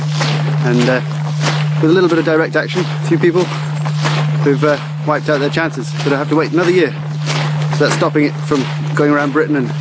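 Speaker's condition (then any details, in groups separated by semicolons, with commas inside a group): No condition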